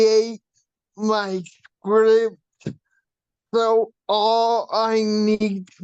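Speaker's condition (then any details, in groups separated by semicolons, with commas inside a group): Brain shunt failure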